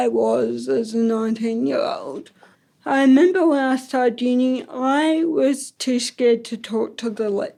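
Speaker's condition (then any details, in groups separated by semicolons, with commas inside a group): Ataxic cerebral palsy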